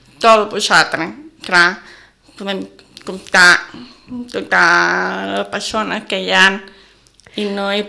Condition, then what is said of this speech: Deafness. Abans de parlar avui, vull dir-vos que soc sorda i soc conscient que tinc una entonació diferent que vosaltres i potser algú no m'entendrà bé.